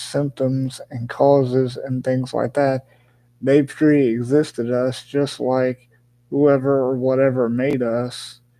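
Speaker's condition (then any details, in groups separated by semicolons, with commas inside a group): Cerebral palsy; has had speech therapy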